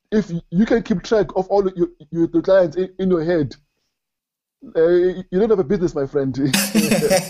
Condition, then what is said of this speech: Stuttering. As you listen to him talk, you can actually hear him battle with the starter.